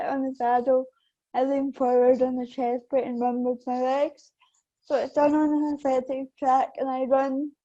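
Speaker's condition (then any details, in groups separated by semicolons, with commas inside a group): Cerebral palsy; affects balance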